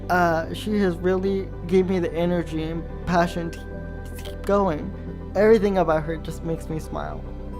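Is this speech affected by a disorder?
Yes: cerebral palsy; ankles and arms affected; slight slur, speech therapy in childhood.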